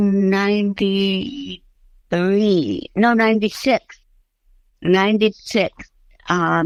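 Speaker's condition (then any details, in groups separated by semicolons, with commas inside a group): Cerebral palsy; since early childhood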